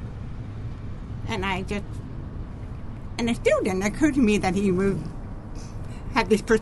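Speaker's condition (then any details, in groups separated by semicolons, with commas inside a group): Deafness, profound, genetic, severe; born hearing or hard of hearing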